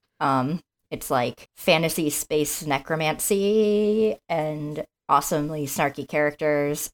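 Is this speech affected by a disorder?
No.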